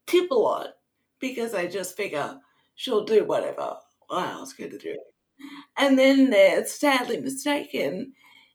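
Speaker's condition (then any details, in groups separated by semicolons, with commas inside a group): Cerebral palsy; wheelchair user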